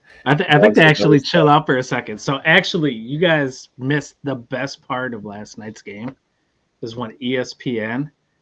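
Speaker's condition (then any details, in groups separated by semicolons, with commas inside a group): No condition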